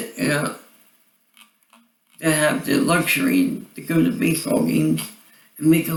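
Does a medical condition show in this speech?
Yes: cerebral palsy; voice sound affected.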